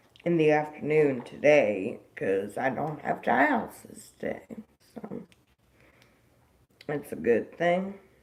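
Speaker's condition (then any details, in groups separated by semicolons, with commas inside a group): Disability causing slurred speech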